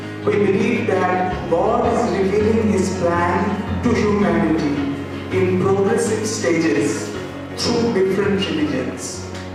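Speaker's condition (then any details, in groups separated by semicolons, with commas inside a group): No condition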